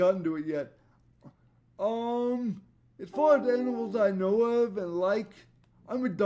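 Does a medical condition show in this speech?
Yes: cerebral palsy; voice tone sometimes odd.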